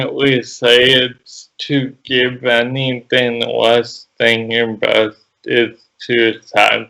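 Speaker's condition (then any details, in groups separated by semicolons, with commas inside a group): Cerebral palsy; present from birth, childhood physical therapy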